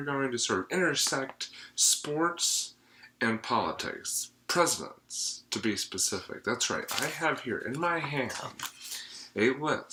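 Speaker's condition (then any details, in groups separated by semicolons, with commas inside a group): No condition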